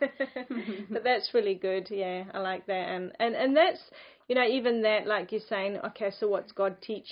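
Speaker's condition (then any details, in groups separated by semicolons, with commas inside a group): No condition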